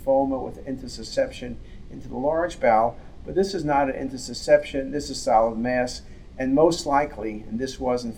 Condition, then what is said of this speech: None; typical speech.